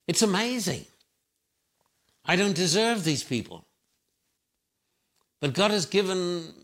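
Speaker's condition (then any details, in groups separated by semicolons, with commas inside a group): No condition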